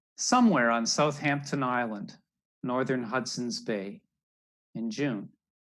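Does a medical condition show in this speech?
No.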